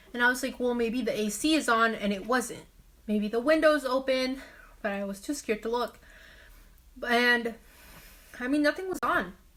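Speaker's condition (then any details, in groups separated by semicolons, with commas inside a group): No condition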